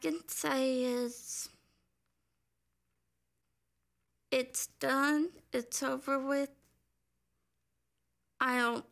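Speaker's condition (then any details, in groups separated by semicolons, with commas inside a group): Hearing damage; hit by vehicle at age 4, severe skull and one eye damage, vision, balance damaged, dozens of surgeries; relearned speaking and walking; could not speak after injury, first voice only unclear screech, later relearned speech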